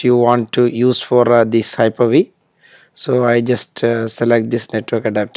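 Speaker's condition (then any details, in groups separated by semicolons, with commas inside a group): No condition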